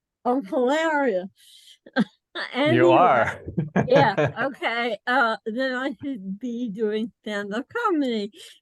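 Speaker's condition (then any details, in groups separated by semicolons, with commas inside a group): Cerebral palsy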